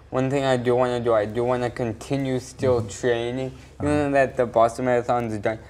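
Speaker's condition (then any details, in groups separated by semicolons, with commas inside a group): Cerebral palsy; diagnosed at age 3, age 19, walks after therapy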